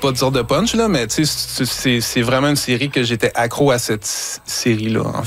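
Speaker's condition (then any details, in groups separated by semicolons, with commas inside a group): Stuttering; neurodevelopmental, genetic hereditary cause, interrupted neural connections responsible for speech, lifelong, absurd cure methods proposed; age 47; repeated sounds, prolonged sounds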